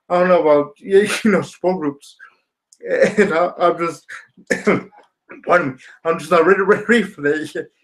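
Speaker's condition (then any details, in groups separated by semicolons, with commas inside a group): Spastic quadriplegia cerebral palsy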